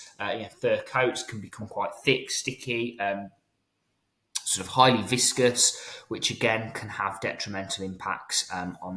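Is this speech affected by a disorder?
No.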